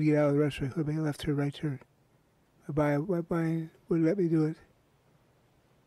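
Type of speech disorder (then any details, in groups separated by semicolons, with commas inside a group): Hypokinetic dysarthria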